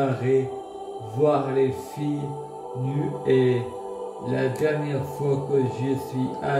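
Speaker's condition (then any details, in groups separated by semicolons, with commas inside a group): Multiple sclerosis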